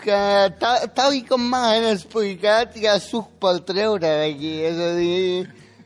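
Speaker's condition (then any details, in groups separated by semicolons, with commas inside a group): Spastic quadriplegic cerebral palsy; neurons lost, no control of legs, legs strapped to keep controlled, uses wheelchair, doctor error suspected but unproven; age 18; control of speech retained, good communicative ability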